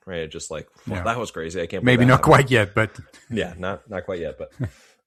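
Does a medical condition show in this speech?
No.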